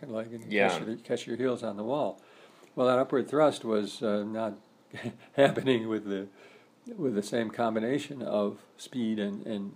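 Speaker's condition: Parkinson's disease; walks almost daily

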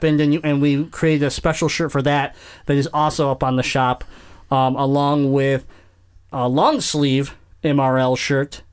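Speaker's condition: Cleft palate; congenital cleft palate, multiple childhood procedures at Children's Hospital

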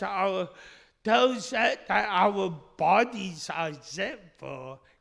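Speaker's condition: Speech impediment; initially misdiagnosed

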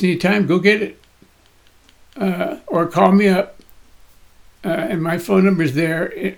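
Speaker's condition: Parkinson's disease; body tremor

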